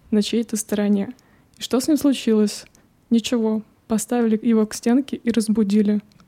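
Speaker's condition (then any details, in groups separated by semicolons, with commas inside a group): No condition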